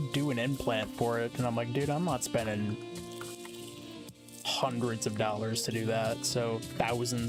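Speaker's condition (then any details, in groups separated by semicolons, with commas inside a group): No condition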